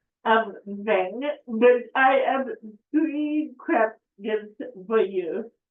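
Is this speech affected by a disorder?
Yes: cerebral palsy; affects speech.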